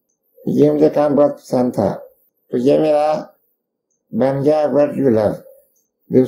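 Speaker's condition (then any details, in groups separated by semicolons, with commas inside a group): Duchenne muscular dystrophy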